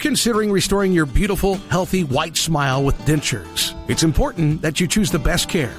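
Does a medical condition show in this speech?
No.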